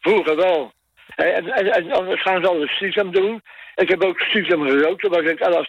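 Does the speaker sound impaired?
Yes: tongue cancer; smoked from age 14; former smoker, stopped smoking because of the cancer.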